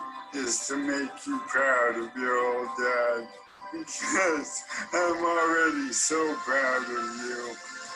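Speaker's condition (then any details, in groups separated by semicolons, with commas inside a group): ALS; voice changed, losing ability to speak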